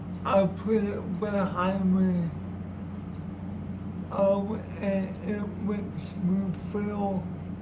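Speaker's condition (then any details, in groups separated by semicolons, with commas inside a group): Cerebral palsy; speech noticeably affected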